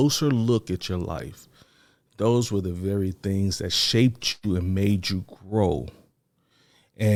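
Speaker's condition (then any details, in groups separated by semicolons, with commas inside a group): No condition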